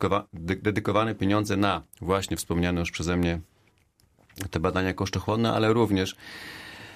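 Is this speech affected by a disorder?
No.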